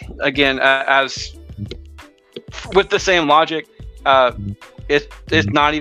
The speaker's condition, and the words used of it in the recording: Stuttering. I'm just going to say it the way I say it because if not, I'm going to fuck it up anyway.